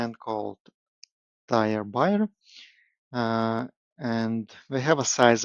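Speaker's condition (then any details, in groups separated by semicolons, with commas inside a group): No condition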